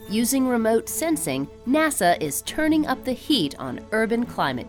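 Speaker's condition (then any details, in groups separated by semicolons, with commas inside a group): No condition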